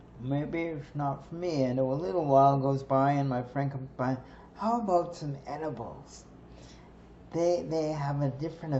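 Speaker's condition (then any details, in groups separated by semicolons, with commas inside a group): Cerebral palsy; stiff muscles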